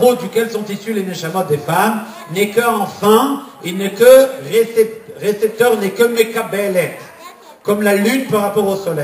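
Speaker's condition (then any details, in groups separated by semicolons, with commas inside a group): No condition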